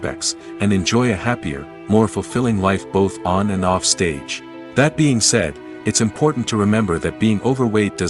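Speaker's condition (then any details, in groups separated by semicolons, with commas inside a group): No condition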